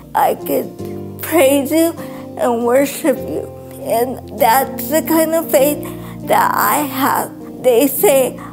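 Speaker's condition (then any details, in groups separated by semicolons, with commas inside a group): Cerebral palsy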